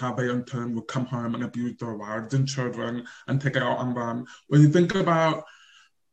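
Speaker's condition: Deaf or hard of hearing; on deaf spectrum

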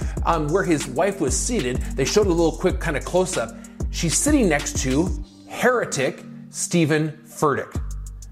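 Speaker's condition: No condition

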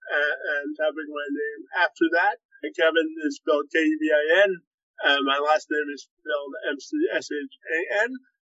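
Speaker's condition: Cerebral palsy, spastic quadriplegia

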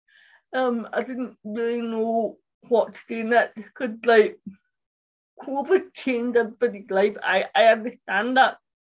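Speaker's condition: Cerebral palsy; speech impairment

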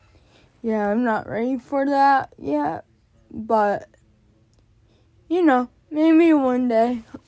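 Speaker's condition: Cerebral palsy; born addicted

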